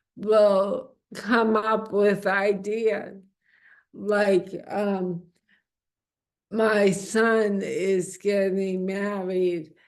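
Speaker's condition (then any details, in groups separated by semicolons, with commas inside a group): Amyotrophic lateral sclerosis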